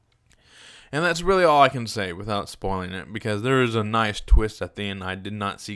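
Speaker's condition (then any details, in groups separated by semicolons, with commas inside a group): No condition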